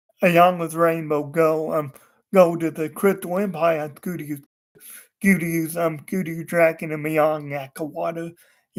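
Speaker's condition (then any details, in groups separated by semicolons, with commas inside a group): Cerebral palsy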